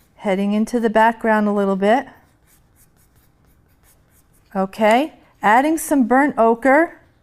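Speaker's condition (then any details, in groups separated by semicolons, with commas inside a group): No condition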